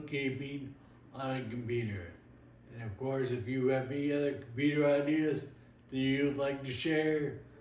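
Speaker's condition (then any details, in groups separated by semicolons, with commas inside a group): Friedreich's ataxia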